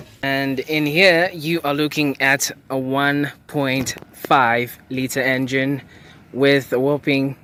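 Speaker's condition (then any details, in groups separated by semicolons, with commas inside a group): No condition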